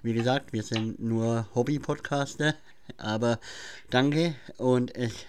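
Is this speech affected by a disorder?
Yes: cleft palate; cleft palate present since childhood, speech impediment; listeners messaged that he cannot be understood, mimicked and mocked when reading aloud at school.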